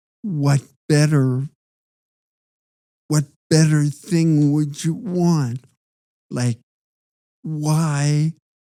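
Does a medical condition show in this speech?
Yes: Parkinson's disease.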